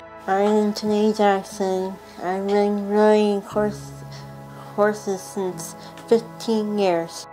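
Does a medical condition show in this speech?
Yes: cerebral palsy; hard to get words out.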